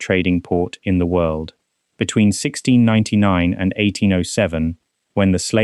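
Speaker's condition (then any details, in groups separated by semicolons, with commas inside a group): No condition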